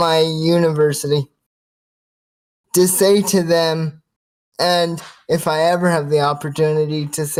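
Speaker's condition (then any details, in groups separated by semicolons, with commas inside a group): Cerebral palsy, spastic quadriplegia, severe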